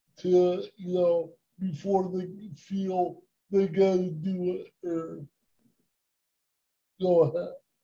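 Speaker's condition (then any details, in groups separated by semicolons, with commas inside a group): Cerebral palsy; speech impairment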